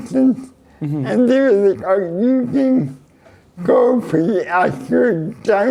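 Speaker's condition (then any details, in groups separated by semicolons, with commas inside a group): Cerebral palsy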